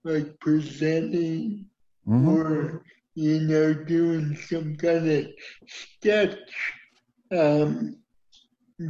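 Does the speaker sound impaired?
Yes: cerebral palsy; uses wheelchair.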